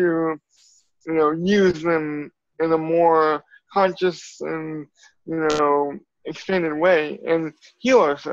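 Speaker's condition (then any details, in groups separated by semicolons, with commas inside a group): Cerebral palsy; from birth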